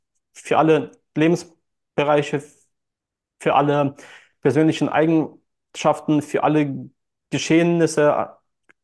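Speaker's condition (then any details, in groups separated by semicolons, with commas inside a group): Stuttering; since childhood; blocks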